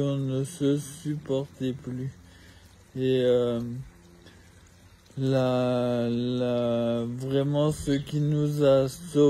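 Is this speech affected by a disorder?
Yes: ALS (maladie de Charcot).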